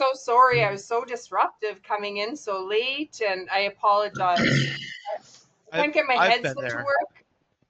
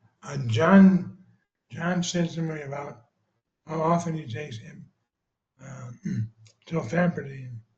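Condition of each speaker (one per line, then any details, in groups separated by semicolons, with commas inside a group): No condition
Non-relapsing progressive MS; no medication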